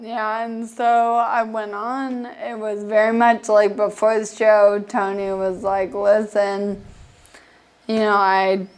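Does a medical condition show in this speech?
Yes: Friedreich's ataxia; progressive.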